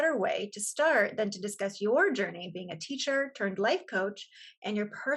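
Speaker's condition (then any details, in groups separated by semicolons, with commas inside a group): No condition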